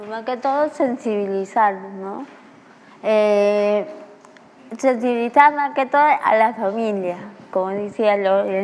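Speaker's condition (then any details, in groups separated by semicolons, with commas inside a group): Cerebral palsy; began speaking at age six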